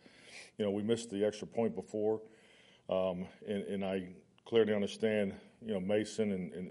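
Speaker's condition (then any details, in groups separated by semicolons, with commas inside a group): No condition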